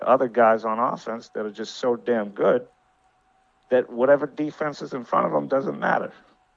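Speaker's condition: No condition

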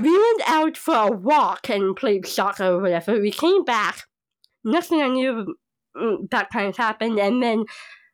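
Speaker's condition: Down syndrome; past knee surgery with metal piece in knee, long hospital stay; age 30, slow to catch breath walking hills, as on Japan trip

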